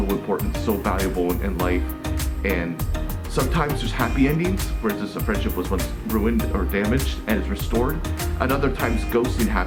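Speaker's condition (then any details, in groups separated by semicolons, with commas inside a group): No condition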